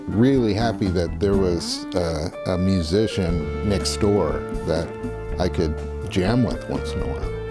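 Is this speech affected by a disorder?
No.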